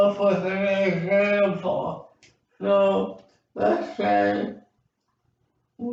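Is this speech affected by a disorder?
Yes: speech impairment after birth surgery.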